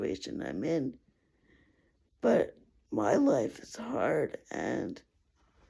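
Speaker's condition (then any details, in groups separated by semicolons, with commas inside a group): Cerebral palsy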